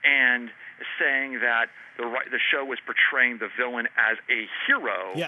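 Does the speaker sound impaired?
No.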